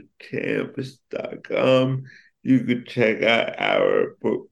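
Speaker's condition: Cerebral palsy; affects speech

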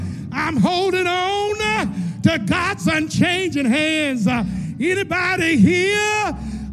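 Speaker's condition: No condition

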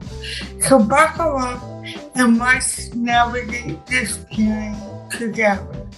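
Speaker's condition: Impaired speech; speech disability; described to interpreter as speech disability, does not impede speaking

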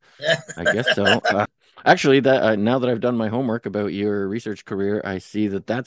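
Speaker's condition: No condition

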